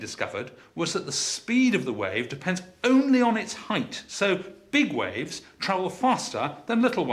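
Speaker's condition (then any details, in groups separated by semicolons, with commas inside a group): No condition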